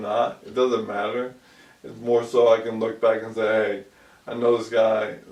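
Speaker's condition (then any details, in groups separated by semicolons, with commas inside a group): ALS; about 2 years since onset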